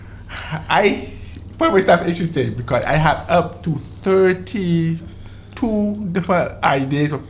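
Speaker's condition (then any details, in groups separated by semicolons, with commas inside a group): Deafness, deaf in one ear from birth, other ear from age 18; relies on lip reading, difficulty following very fast or very slow speech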